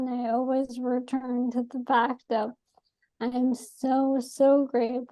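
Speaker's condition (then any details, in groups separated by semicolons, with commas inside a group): ALS; atypical case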